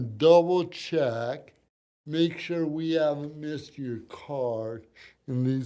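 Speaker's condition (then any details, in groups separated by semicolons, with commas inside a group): Cerebral palsy; from birth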